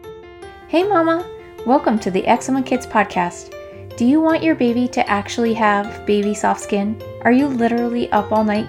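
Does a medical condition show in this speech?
No.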